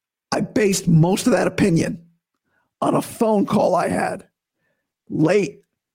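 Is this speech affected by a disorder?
Yes: vocal cord surgery recovery; recovering from vocal cord surgery.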